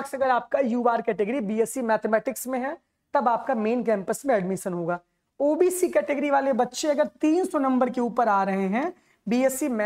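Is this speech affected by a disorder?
No.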